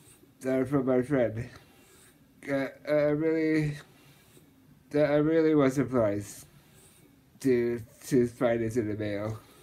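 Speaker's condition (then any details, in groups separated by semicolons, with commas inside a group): Muscular dystrophy, Duchenne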